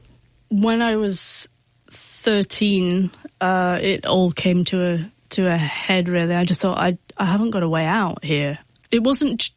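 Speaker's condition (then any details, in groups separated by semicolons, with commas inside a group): Stutter, mild; covert stutter, childhood onset, 1990s speech therapy focused on fluency, not helpful; always quite mild, hidden with avoidance strategies, substitutes easier words, avoids phone, can sound fluent; repeated words, prolonged sounds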